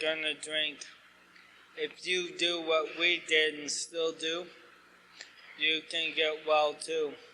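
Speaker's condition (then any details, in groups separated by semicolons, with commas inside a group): ALS; asked to talk slower, clearer, losing voice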